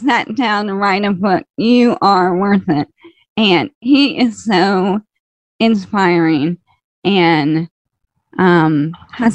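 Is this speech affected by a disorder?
Yes: ALS, slow progressing.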